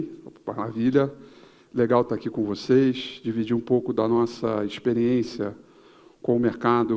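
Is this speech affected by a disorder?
No.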